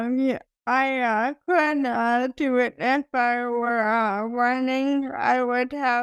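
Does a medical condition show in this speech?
Yes: ALS; sporadic form, cause unknown.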